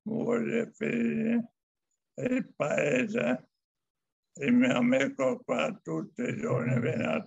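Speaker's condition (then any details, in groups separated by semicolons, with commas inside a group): Amyotrophic lateral sclerosis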